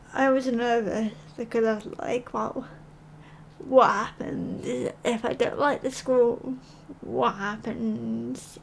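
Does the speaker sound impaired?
Yes: cerebral palsy; present since at least primary school.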